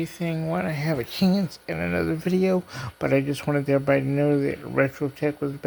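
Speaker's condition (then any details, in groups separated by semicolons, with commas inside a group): Cerebral palsy; diplegia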